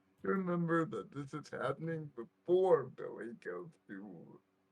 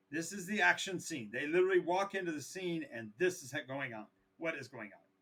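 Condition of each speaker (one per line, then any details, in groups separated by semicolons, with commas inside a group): Cerebral palsy; right side weaker
No condition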